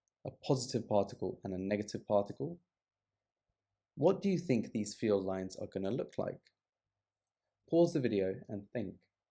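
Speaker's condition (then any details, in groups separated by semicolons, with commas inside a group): No condition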